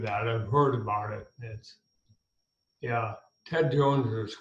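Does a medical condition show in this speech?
Yes: ALS; throat not responding when singing, could not reach notes, nephew brain surgeon in Boston heard voice change.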